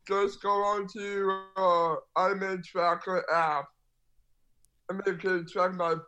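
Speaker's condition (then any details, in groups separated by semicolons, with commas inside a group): Down syndrome; congenital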